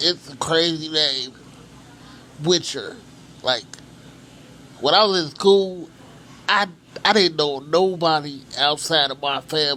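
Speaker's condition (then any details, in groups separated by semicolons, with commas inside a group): Cerebral palsy; from birth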